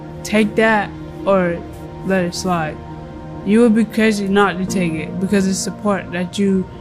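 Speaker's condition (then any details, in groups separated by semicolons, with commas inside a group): Cerebral palsy; cerebral palsy with seizures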